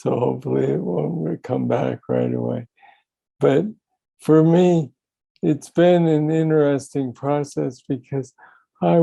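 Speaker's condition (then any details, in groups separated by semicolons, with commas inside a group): Young onset Parkinson's disease; deep brain stimulation implant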